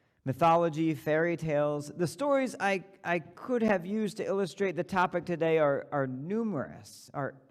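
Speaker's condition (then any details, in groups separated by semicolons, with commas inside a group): No condition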